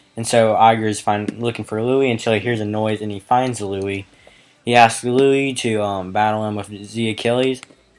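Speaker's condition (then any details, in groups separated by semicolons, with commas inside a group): No condition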